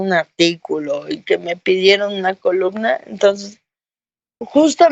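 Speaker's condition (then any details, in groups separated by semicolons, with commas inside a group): Cerebral palsy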